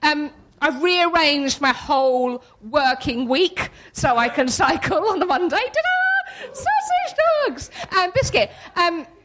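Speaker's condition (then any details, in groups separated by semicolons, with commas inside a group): Tourette's syndrome; sausage, hedgehog, obscene phrases, episodes of total speech control loss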